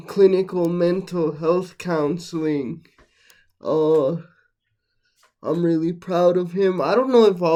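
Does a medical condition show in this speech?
Yes: cerebral palsy, mixed, mild.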